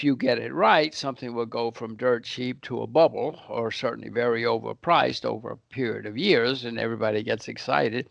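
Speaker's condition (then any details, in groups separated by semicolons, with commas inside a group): No condition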